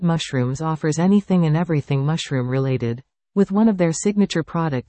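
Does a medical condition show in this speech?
No.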